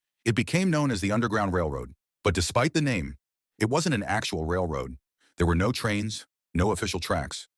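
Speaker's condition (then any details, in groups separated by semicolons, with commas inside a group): No condition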